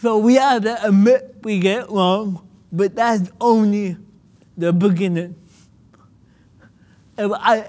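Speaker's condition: Cerebral palsy; spasms

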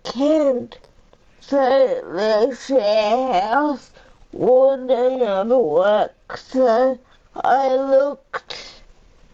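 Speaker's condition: Cerebral palsy; uses a power chair; 45 years old

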